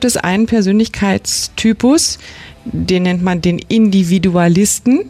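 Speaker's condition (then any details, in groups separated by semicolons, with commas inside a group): No condition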